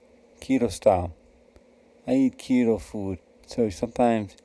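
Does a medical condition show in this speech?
Yes: cerebral palsy; released from pediatric care, past therapy including occupational therapy; no longer in therapy, no surgery needed; never needed speech therapy.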